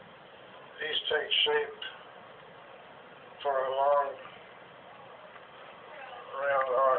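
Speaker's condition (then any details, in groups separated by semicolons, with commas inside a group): Parkinson's disease; day 1 of LSVT therapy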